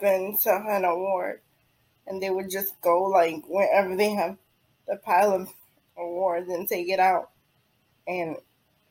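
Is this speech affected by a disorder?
Yes: cerebral palsy; diagnosed at 9 months after delayed development, attended early intervention therapy.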